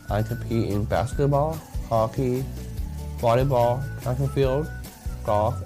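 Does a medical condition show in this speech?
Yes: Down syndrome.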